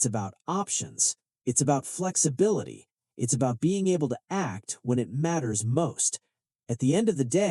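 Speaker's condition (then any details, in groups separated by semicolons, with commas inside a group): No condition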